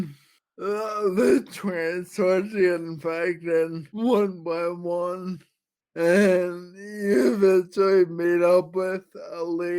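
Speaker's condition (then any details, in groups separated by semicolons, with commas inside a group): Friedreich's ataxia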